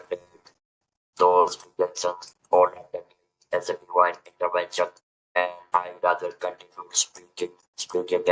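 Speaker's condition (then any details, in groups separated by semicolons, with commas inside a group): Throat cancer, electrolarynx user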